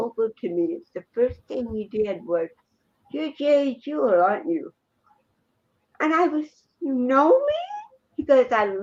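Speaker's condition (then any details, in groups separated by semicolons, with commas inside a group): Cerebral palsy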